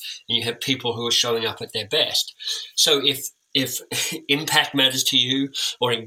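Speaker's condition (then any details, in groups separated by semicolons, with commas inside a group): Cleft lip and palate; time with an orthodontist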